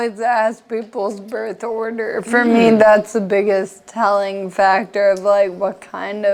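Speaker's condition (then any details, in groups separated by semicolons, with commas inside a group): Friedreich's ataxia; progressive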